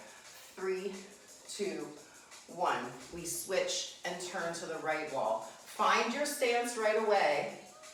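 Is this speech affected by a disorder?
No.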